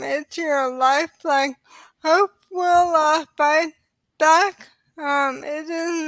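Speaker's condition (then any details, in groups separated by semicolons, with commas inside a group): ALS; diagnosed in early 30s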